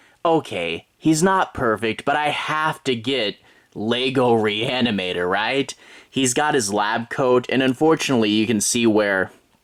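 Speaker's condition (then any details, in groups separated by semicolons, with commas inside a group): No condition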